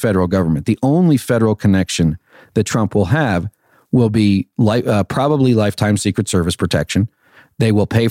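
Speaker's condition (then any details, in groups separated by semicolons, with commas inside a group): No condition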